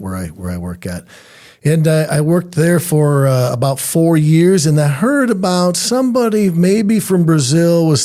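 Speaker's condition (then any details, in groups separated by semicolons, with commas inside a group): No condition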